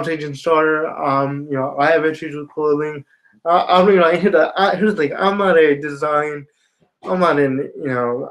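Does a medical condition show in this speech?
Yes: spastic quadriplegia cerebral palsy.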